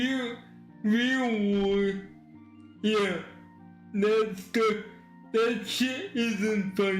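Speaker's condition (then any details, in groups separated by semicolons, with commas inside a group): Cerebral palsy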